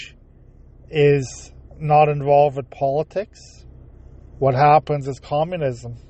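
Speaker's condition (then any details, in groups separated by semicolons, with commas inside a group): No condition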